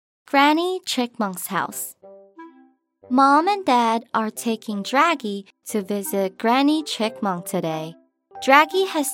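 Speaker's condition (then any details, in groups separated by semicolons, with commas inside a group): No condition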